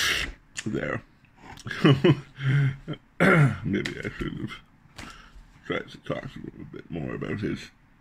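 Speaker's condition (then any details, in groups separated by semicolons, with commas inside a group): Glossectomy with reconstructed tongue; glossectomy, tongue cancer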